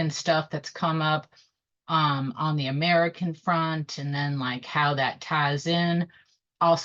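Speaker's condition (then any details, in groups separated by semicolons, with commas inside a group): No condition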